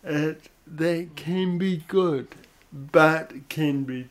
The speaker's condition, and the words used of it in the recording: Cerebral palsy. Probably to start off, you should know a little bit about why you're hearing an odd sort of voice.